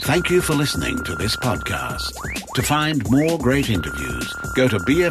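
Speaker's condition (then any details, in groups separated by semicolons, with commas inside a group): No condition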